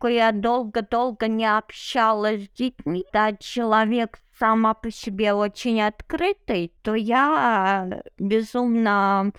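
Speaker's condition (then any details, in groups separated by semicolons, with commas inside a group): Cerebral palsy; no wheelchair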